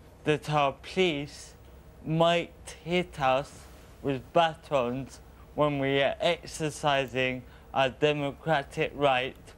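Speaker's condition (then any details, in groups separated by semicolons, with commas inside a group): Cerebral palsy; uses wheelchair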